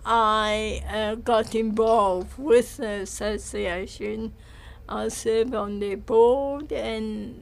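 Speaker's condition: Cerebral palsy; others asked if drunk or why speech sounded funny

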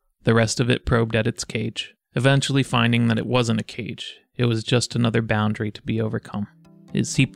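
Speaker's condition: No condition

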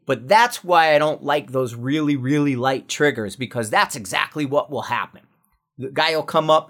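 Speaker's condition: No condition

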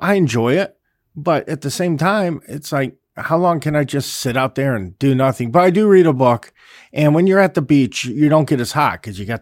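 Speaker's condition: No condition

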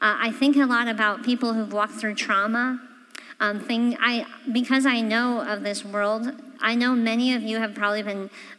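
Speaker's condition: Cleft palate; voice sounds different, half of voice vibrations go through nose, nasal resonance

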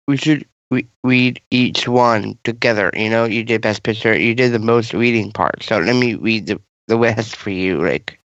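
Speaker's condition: Down syndrome

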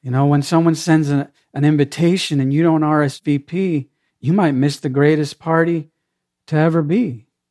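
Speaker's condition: No condition

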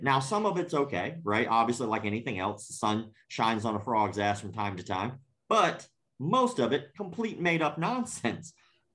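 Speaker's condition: Cleft palate; congenital cleft palate

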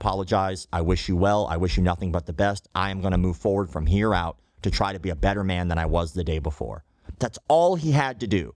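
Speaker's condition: Cleft lip and palate

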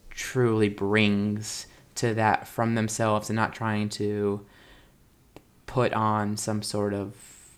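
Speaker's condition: Stuttering; not caused by nervousness; pauses searching for a word; varies with excitement, worse when hurt, stuttered on tour stage, stuttered a lot in Grease audition; blocks

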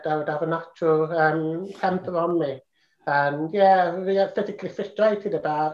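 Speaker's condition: Profound deafness, congenital profound deafness; no language before diagnosis

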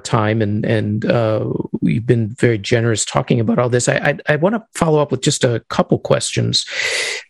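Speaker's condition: No condition

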